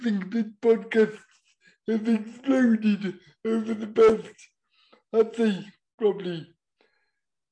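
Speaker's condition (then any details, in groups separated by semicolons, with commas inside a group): Cerebral palsy; voice described as unusual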